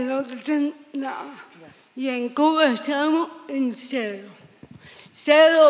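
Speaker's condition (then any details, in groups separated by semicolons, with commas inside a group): Severe cerebral palsy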